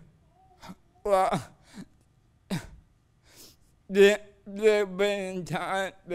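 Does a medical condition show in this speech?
Yes: cerebral palsy.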